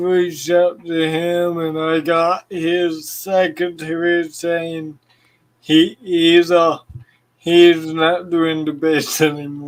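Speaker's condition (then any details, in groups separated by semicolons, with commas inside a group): Cerebral palsy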